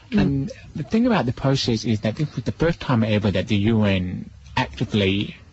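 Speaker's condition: Deafness; only feels vibration

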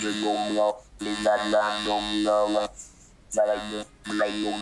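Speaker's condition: Total pharyngolaryngectomy; phonatory prosthesis asked about

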